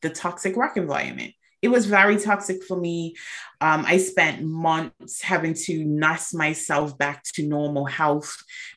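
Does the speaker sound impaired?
No.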